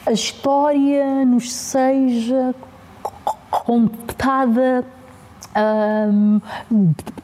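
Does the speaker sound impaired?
Yes: stuttering; fluency seen by others as varying day to day; effortful control to avoid stuttering, sometimes unavoidable, slow greetings, callers hung up, listeners must slow down; here blocks.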